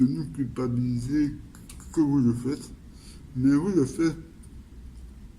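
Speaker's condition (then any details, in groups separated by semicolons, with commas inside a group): Cerebral palsy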